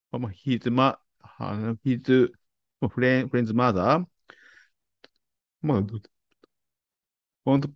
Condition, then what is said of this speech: Stuttering. I'm a medical doctor who stutters.